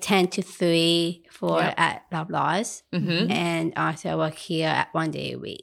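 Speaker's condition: Down syndrome; adult woman

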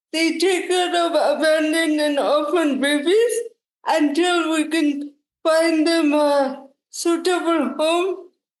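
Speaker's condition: Cerebral palsy, quadriplegic

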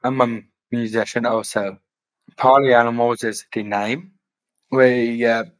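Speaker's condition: Down syndrome; later diagnosed with autism

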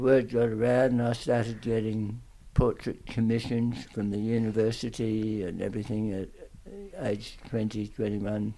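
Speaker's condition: Tongue cancer; aggressive tongue cancer

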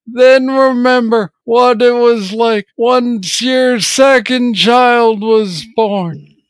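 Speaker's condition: Parkinson's disease; slurred words when off

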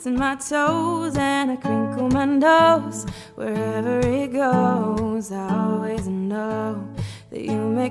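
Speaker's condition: No condition

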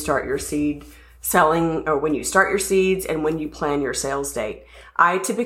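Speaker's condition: No condition

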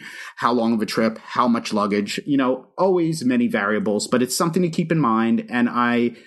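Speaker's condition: No condition

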